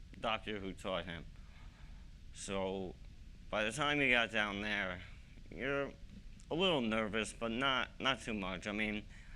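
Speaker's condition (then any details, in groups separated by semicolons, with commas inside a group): ALS; young-adult onset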